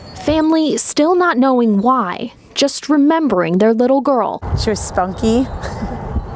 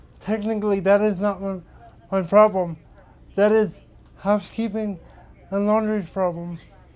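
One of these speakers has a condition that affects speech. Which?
The second: cerebral palsy; physically disabled; wheelchair user.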